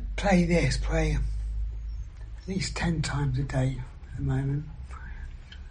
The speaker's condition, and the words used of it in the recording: Throat cancer. And basically, they've injected it to my vocal cord to push this side out, which now this one meets, which allows me to talk, and I can talk a sentence without running out of breath.